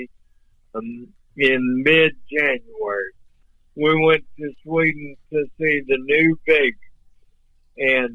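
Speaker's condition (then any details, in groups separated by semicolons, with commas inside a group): ALS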